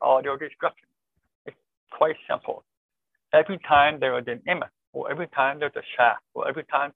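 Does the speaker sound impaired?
Yes: deafness, born deaf, cochlear implant.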